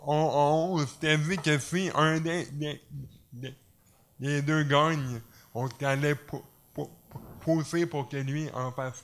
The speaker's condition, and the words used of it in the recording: Stuttering. Puis, pour vrai, je fais des, des jokes de bégaiement, puis je, dois les grains, sinon je suis plus capable.